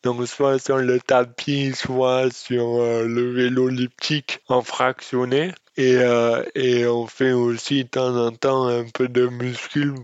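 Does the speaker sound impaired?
Yes: dystonia; congenital, from lack of brain oxygen at birth, diagnosed soon after, left forearm most affected; age 23, later worsening with new left arm pain, fluctuating pain, worse when tired; eloquence disorder caused by dystonia, alongside muscular disorder.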